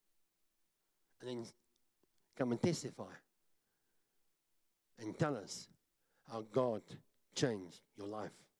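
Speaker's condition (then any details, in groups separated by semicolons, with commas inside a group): Cleft palate; talks funny, self-described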